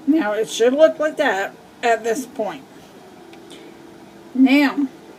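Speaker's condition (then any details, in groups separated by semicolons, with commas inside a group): Cerebral palsy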